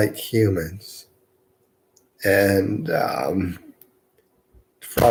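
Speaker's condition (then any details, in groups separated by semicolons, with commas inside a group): Multiple sclerosis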